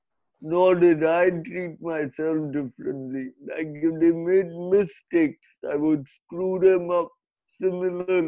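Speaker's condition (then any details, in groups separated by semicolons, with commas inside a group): Cerebral palsy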